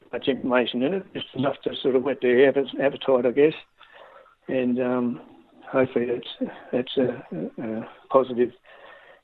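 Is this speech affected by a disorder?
Yes: Parkinson's disease.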